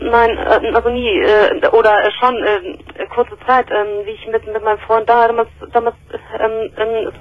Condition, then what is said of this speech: Stuttering. Ich stottere schon, seit ich klein bin.